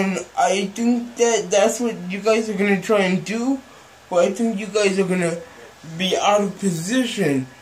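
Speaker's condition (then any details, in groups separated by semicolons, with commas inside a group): Cerebral palsy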